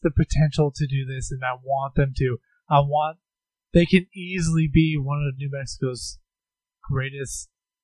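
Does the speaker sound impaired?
No.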